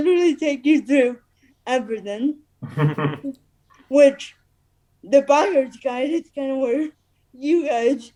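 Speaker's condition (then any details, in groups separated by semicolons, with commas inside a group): Cerebral palsy; uses wheelchair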